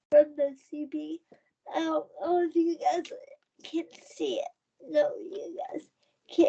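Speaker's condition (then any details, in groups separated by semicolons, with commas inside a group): Cerebral palsy; power chair, 29 surgeries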